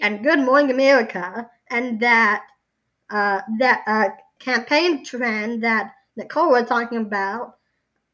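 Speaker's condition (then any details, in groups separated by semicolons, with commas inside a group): Down syndrome; since birth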